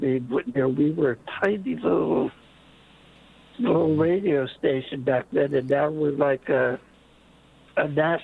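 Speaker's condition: Late-onset Pompe disease; infusion treatment

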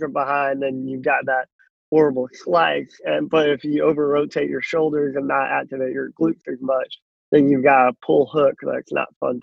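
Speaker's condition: Cleft lip and palate; congenital cleft lip and palate, born with one arm

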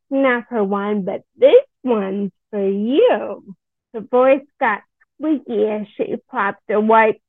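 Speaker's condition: Friedreich's ataxia; speech and swallowing issues, unclear whether from Friedreich's ataxia or multiple sclerosis

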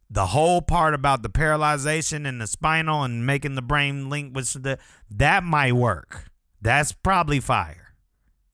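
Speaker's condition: No condition

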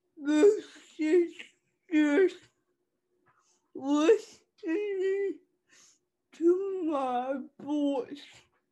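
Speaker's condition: Cerebral palsy; cerebral palsy since childhood

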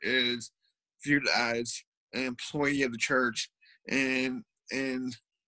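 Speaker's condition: Cerebral palsy; cerebral palsy since birth

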